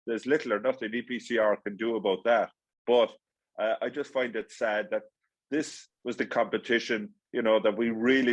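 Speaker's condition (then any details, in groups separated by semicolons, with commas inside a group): No condition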